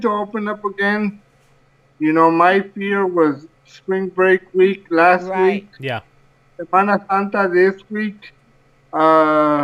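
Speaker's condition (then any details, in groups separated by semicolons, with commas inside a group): Cerebral palsy; from birth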